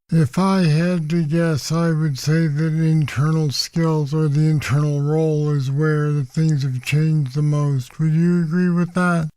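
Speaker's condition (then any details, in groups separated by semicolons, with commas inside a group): Parkinson's disease; deep brain stimulators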